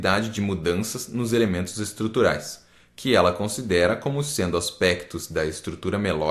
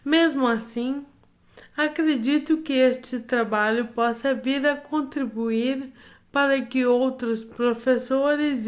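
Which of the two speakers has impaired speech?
The second: amyotrophic lateral sclerosis; difficulty speaking, difficulty containing emotions.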